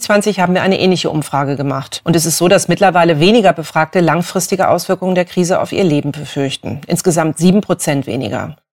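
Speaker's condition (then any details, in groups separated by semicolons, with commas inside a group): No condition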